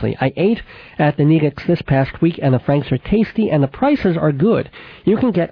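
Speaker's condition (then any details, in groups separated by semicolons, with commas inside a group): Cleft palate with lisp, cleft lip and palate, mild; voice not especially nasal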